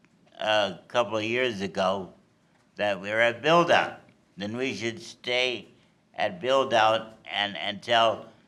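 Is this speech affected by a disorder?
Yes: cerebral palsy.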